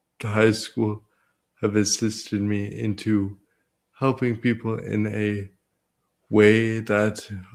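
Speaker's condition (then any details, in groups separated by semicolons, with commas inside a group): Cerebral palsy; present from birth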